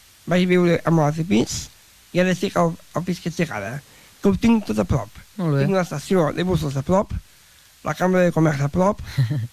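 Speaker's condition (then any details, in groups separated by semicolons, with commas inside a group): Down syndrome; learns at own pace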